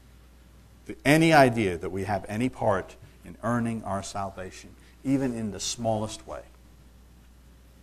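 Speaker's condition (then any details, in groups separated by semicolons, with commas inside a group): No condition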